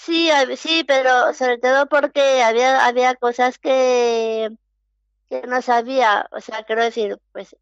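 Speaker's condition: Down syndrome; early intervention in childhood with speech therapy and early stimulation; interviewed by telephone

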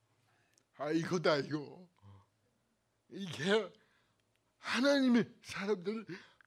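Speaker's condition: Cerebral palsy; bent body

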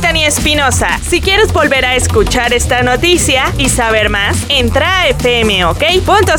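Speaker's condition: No condition

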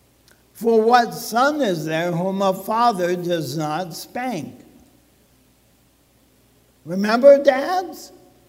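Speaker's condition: ALS (Lou Gehrig's disease); speech may sound drunk to newcomers

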